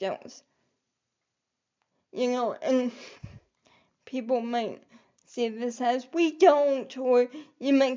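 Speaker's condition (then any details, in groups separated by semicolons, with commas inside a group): Cerebral palsy; able to articulate and speak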